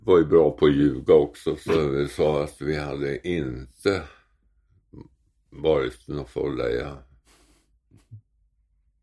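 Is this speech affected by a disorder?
Yes: tongue cancer; half of tongue surgically removed for cancer, two teeth extracted, dental problems after surgery, radiation treatment, later received teeth.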